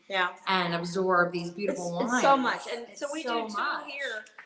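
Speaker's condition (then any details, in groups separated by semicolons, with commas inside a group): No condition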